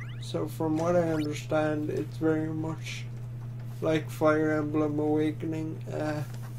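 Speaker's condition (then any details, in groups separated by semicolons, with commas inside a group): Quadriplegic cerebral palsy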